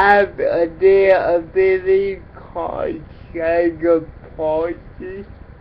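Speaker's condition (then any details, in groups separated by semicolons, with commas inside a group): Cerebral palsy; physical disability affecting speech and motor skills; affects speech, talks differently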